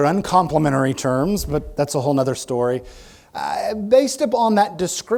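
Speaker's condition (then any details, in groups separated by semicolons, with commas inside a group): No condition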